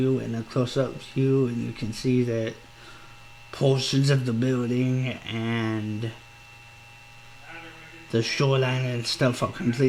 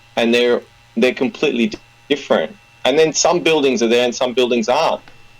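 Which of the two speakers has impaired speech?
The first: cerebral palsy; speech affected, not an accent.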